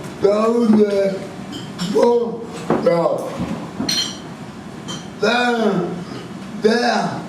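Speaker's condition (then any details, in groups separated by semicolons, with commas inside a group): Cerebral palsy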